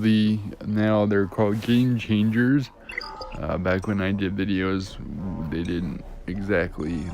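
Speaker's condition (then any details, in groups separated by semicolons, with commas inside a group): Cerebral palsy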